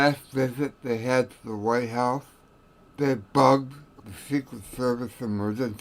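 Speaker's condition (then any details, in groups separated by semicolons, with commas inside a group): Tongue cancer; radiation-treated tongue cancer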